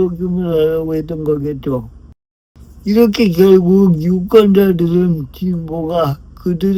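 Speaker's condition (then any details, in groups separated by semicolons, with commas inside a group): Brain lesion disability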